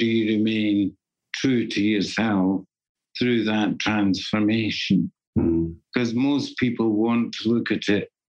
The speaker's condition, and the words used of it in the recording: Parkinson's disease. I used to sing. I used to do a lot in the theatre. And I can't do that anymore.